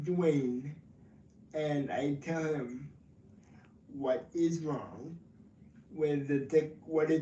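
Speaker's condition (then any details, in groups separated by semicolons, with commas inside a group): Cerebral palsy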